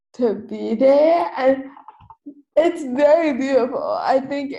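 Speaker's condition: Cerebral palsy; quadriplegic, wheelchair user

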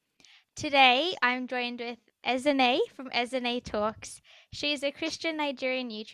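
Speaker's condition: No condition

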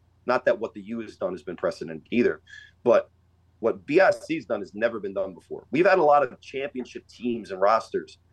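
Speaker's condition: No condition

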